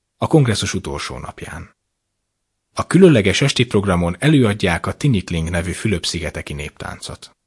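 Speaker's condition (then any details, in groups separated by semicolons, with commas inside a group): No condition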